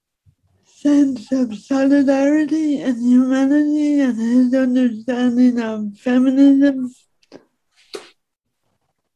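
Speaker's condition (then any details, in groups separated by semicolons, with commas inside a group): Speech impediment; disabled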